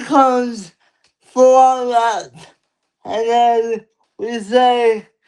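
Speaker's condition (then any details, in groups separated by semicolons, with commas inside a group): Cerebral palsy; lifelong; limited energy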